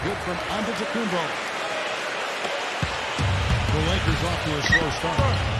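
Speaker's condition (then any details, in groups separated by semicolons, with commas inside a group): No condition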